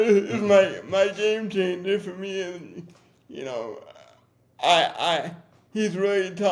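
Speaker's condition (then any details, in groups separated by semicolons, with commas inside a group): Cerebral palsy; difficult to talk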